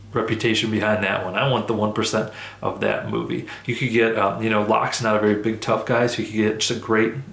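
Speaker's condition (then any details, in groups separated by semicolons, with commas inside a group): No condition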